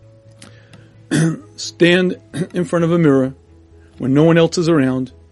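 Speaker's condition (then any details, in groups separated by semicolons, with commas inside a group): No condition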